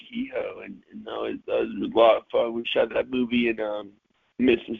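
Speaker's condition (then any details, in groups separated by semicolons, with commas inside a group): Cerebral palsy, mild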